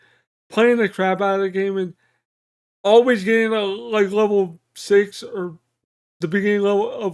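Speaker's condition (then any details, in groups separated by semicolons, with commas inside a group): Cerebral palsy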